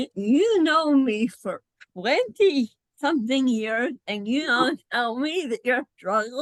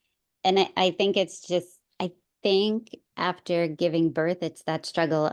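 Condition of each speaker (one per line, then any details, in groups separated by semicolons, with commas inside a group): Cerebral palsy; mainly small motor coordination
No condition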